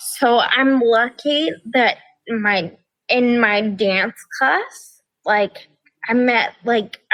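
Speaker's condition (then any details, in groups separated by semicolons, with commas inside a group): Progressive ataxia; affects speech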